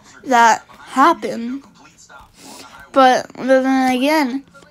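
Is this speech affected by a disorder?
Yes: cerebral palsy.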